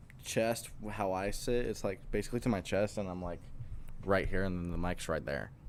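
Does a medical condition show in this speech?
No.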